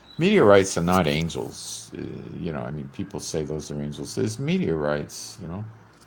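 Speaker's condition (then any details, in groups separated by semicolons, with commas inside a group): No condition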